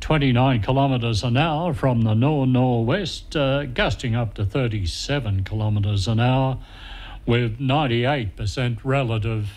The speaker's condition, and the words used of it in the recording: None; typical speech.